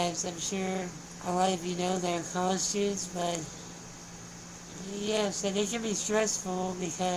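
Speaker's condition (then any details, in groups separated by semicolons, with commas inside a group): Spinal muscular atrophy; tongue constantly vibrating since infancy; tongue vibrates constantly, cannot be stopped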